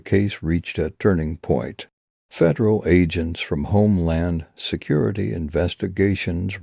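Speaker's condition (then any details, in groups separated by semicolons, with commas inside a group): No condition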